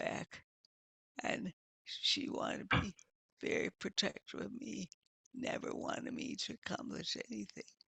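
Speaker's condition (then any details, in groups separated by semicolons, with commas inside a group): Multiple sclerosis; progressive form; uses wheelchair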